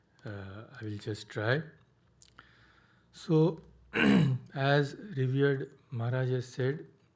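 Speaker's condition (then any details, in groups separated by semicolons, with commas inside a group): No condition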